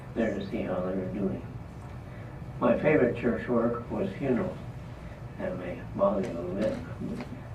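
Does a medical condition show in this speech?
Yes: Parkinson's disease; trouble talking.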